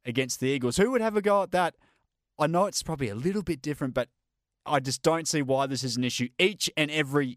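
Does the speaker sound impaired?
No.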